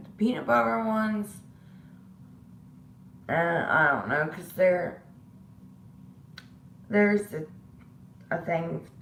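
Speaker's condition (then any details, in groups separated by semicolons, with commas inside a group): Disability causing slurred speech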